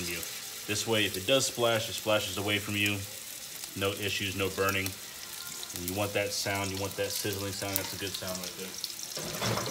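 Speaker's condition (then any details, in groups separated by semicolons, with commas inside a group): No condition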